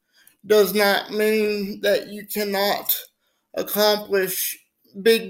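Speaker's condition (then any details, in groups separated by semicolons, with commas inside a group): Spastic quadriplegic cerebral palsy; from birth, fully wheelchair bound, cannot move self, affects muscle tone; speech sometimes affected if not careful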